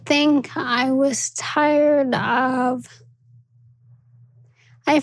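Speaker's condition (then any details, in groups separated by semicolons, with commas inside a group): ALS; age 30, several years since onset, one medication available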